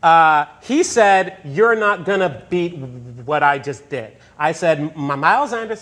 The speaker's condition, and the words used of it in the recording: Stuttering. Because you started to stutter, and you couldn't get there, and then you just said, you literally said, fuck it, and said something else.